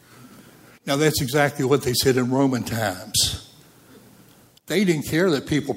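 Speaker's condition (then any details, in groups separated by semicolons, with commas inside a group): No condition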